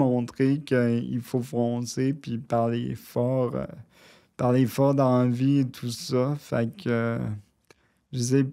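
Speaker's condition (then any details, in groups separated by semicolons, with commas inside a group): Cerebral palsy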